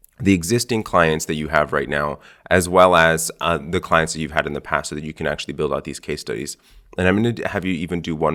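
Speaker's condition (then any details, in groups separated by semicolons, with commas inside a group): No condition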